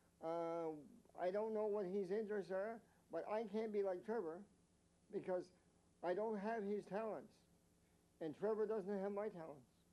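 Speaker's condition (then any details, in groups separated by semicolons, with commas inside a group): Mild cerebral palsy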